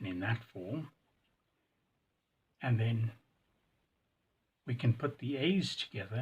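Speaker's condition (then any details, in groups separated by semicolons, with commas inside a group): No condition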